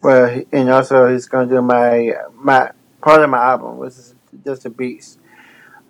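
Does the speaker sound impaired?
Yes: Down syndrome; hesitant, finds talking without a microphone difficult, auditioned to check could speak well enough.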